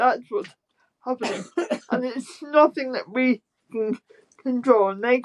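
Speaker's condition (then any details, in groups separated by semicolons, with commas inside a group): Spastic quadriplegic cerebral palsy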